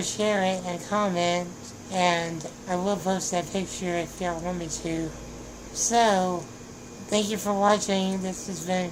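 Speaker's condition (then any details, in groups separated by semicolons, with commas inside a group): Spinal muscular atrophy; tongue constantly vibrating since infancy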